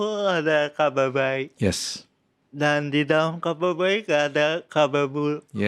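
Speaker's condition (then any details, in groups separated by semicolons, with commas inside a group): Cerebral palsy; from birth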